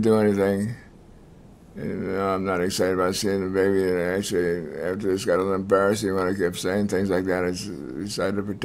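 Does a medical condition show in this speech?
Yes: multiple sclerosis; diagnosed decades ago.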